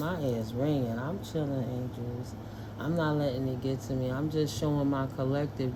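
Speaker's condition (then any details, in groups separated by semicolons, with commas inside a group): No condition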